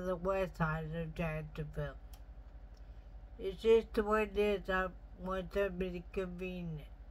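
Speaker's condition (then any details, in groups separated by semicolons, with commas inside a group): Traumatic brain injury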